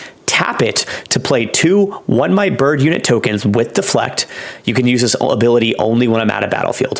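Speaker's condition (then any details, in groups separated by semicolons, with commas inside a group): No condition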